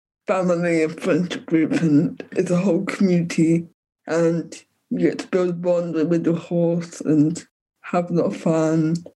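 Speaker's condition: Cerebral palsy; physiotherapy in childhood

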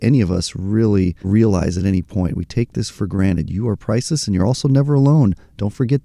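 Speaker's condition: No condition

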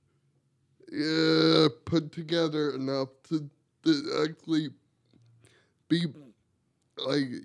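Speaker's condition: Cerebral palsy; umbilical cord around neck

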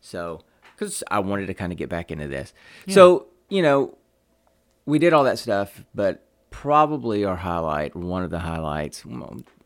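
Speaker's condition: No condition

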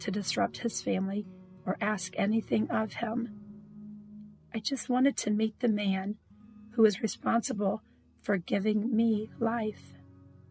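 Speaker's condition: No condition

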